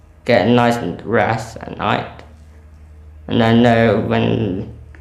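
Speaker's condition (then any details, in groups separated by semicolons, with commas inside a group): Muscular dystrophy; age 20, overnight ventilator, hoisted into bed, night feeding; needs overnight ventilated breathing support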